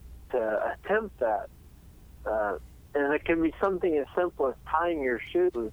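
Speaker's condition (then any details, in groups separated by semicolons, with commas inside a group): Cerebellar ataxia; untreatable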